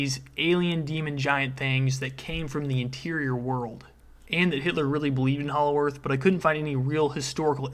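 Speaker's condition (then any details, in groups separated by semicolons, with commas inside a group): No condition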